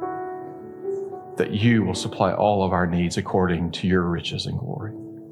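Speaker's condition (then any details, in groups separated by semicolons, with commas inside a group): No condition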